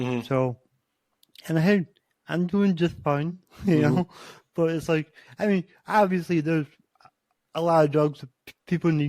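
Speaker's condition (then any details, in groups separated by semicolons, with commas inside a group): Cerebral palsy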